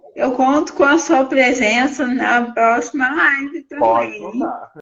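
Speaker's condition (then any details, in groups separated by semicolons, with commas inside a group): Cerebral palsy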